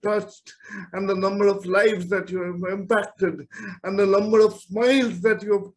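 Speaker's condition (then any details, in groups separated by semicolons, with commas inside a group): Cerebral palsy; from birth, whole body movement affected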